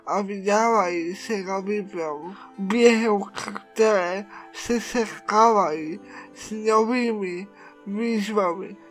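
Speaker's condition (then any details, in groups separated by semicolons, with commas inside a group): Cerebral palsy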